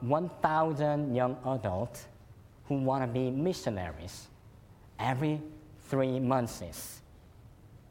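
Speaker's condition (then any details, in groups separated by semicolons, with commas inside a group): Cleft lip and palate; fed formula and cow milk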